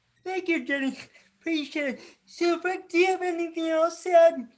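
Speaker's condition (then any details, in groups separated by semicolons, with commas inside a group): Cerebral palsy; from birth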